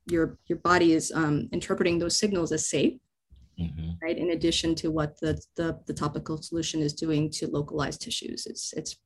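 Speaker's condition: No condition

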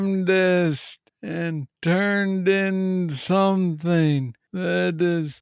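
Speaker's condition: Parkinson's disease; slurred words when off

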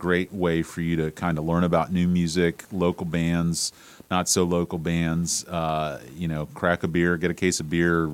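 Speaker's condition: No condition

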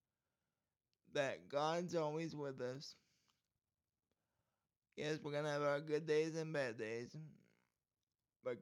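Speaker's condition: Cerebral palsy; speech problem due to cerebral palsy

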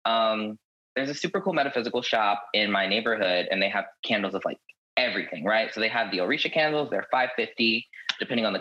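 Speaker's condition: No condition

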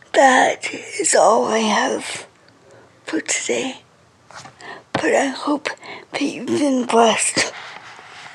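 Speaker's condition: Cerebral palsy; wheelchair user, speech and more

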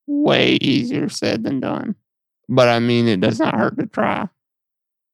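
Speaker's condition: Muscular dystrophy; repositioned in bed by mother

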